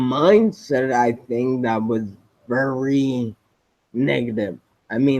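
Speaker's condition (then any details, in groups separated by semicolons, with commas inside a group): Spinocerebellar ataxia type 7, SCA7; progressive degenerative, speech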